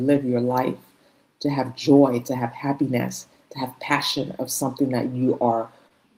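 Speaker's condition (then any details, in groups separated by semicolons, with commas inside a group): No condition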